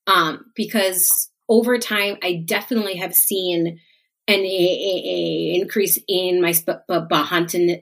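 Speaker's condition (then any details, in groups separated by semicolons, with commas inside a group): Stuttering; stuttering since childhood, less physically hard over time, frequency unchanged or higher at times; occasionally gets really stuck, particularly hard blocks, mostly less physical effort, stuttering amount unchanged; repeated sounds, prolonged sounds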